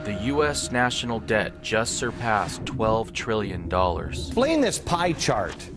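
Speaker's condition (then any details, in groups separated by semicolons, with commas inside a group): No condition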